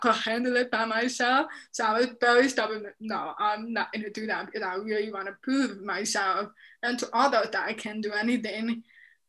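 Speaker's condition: Deafness, profound, severe; left cochlear implant at 3

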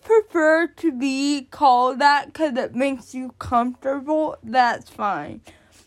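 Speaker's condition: Cerebral palsy; onset before birth

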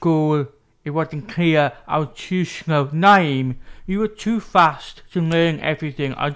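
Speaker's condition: Deafness with cochlear implants; speaks clearly to hearing people, still struggles with s

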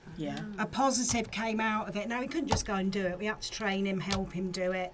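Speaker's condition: No condition

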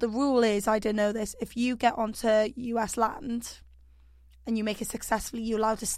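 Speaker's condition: No condition

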